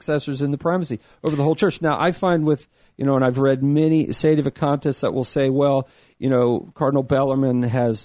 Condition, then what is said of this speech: No condition.